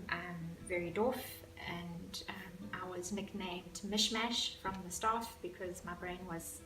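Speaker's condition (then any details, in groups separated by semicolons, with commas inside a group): No condition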